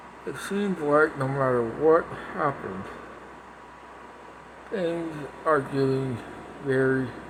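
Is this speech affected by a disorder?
Yes: Parkinson's; speech impediment.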